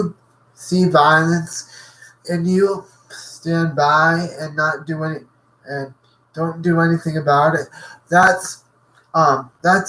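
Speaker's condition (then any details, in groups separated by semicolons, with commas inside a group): Cerebral palsy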